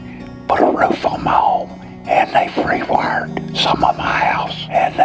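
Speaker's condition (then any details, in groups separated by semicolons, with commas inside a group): Muscular dystrophy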